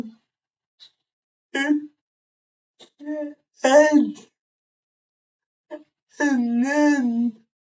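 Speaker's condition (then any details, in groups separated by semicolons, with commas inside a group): Cerebral palsy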